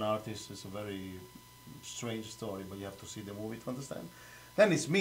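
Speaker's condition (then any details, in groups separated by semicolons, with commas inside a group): No condition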